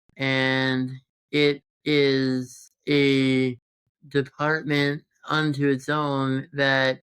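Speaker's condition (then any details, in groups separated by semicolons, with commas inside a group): Congenital muscular dystrophy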